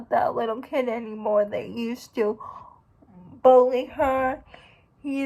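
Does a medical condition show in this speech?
Yes: cerebral palsy; uses wheelchair.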